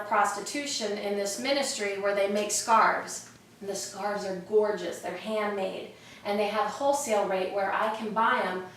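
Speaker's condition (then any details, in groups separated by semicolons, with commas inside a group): No condition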